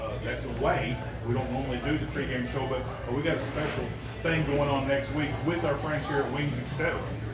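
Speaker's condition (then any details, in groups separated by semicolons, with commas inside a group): No condition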